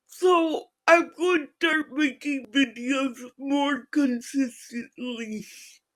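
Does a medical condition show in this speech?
Yes: physical speech impairment.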